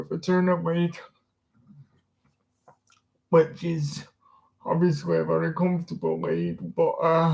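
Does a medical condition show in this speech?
Yes: disability affecting speech.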